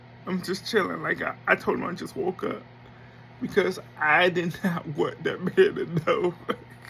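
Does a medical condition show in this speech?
Yes: cerebral palsy.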